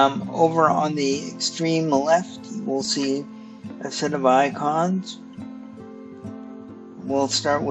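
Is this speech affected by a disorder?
Yes: cerebral palsy; stiff muscles.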